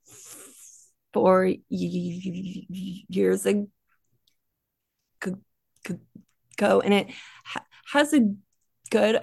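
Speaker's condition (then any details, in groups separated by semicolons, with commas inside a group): Stuttering; stutter since childhood, more severe when younger; repeated sounds, prolonged sounds, blocks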